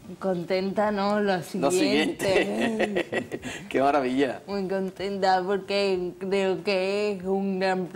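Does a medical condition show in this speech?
Yes: cerebral palsy from birth.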